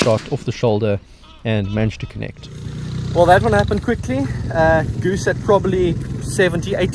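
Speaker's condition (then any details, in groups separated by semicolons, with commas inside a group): No condition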